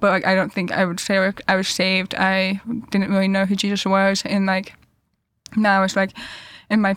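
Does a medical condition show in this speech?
Yes: deafness; hearing loss found second grade, had passed tests via cues, hearing aids third grade, cochlear implants.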